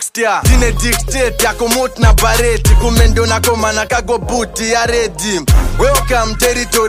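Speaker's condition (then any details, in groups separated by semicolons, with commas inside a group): No condition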